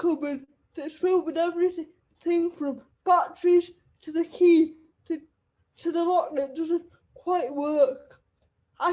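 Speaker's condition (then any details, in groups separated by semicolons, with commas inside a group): Cerebral palsy; wheelchair user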